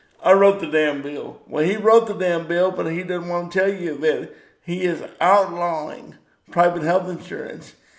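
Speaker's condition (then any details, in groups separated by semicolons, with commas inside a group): Cerebral palsy; power wheelchair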